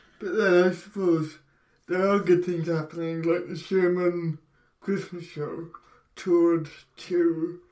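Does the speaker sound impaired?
Yes: cerebral palsy.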